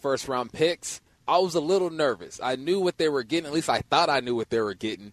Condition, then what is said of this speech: No condition.